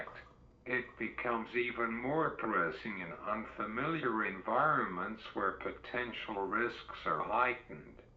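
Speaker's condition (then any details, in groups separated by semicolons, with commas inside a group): Cerebral palsy; uses wheelchair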